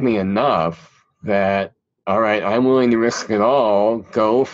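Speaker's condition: Cleft palate; speech impediment still present, talked funny as a child

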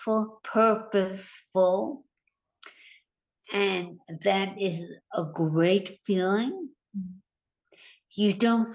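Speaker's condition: Hemorrhagic stroke; more than a year after stroke

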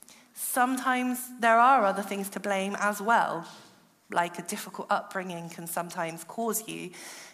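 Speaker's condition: No condition

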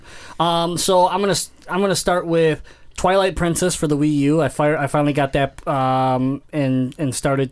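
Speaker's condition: Cleft palate; congenital cleft palate

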